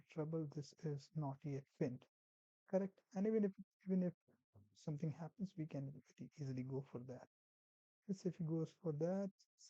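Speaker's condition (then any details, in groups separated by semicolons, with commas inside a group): No condition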